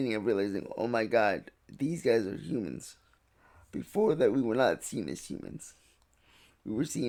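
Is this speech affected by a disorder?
Yes: cerebral palsy.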